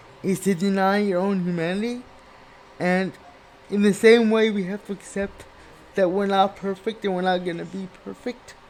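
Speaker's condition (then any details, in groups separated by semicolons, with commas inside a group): Cerebral palsy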